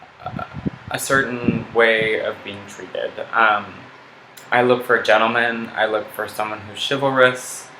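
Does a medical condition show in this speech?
No.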